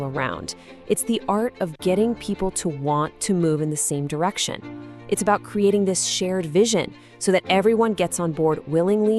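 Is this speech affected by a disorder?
No.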